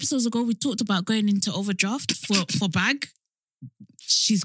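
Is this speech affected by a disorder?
No.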